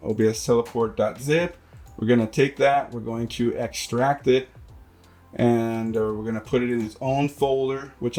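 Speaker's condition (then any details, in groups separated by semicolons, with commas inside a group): No condition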